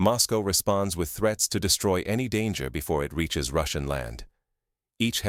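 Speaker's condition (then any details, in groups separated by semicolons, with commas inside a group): No condition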